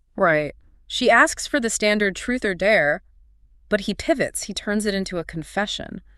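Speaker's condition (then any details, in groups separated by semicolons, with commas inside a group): No condition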